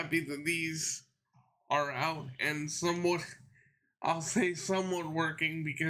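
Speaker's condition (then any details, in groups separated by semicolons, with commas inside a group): Cerebral palsy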